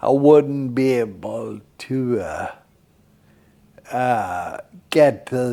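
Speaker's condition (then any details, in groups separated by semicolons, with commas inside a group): Friedreich's ataxia; late-onset type, onset around age 40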